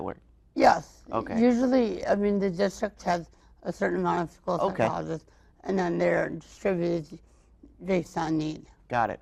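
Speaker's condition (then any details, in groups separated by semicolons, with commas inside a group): Cerebral palsy, mild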